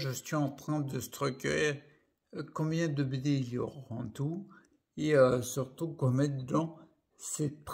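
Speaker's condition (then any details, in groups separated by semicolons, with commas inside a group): Primary progressive multiple sclerosis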